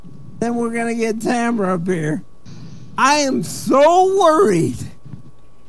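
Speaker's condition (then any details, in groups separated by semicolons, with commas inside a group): Cerebral palsy; wheelchair user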